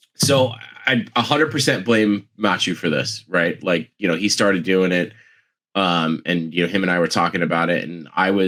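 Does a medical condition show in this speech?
No.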